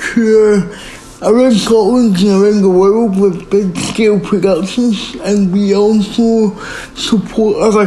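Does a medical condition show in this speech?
Yes: speech impairment.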